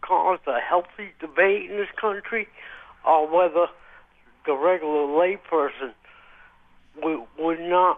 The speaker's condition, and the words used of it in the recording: Stroke. I hope you can understand me because I had a stroke 2 years ago.